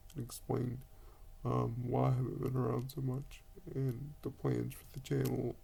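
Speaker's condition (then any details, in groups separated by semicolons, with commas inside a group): Cerebral palsy; quadriplegic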